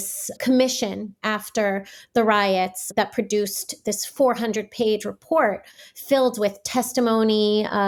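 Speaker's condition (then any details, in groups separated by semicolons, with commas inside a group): No condition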